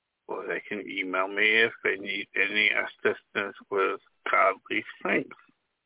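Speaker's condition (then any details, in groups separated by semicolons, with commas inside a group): Down syndrome; present from birth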